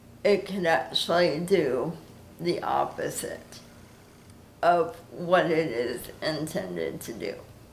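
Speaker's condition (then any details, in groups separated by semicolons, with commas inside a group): Cerebral palsy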